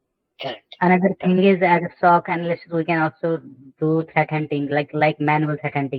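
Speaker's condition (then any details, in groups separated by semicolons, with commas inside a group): No condition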